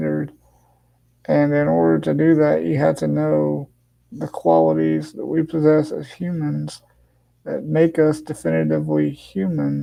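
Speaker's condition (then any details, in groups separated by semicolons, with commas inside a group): Cerebral palsy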